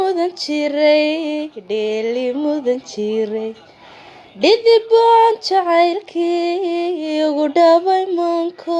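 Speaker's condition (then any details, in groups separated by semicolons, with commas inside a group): No condition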